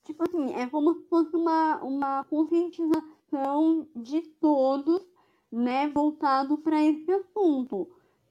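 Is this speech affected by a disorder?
Yes: cleft palate; congenital cleft palate, rehabilitated, velum fails to direct airflow, part of air escapes through nose; still lacks breath to inflate balloon or sustain long phone work; nasal air escape, extra vocal fold effort for intelligibility, hoarse or voiceless after long speaking.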